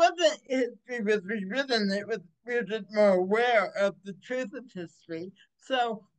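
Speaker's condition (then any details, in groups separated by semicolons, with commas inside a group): Cerebral palsy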